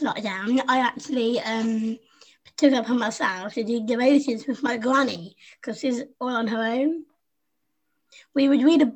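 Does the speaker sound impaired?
Yes: Down syndrome; adult woman, 25.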